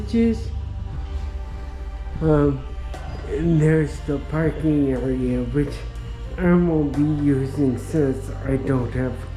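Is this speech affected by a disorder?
Yes: traumatic brain injury.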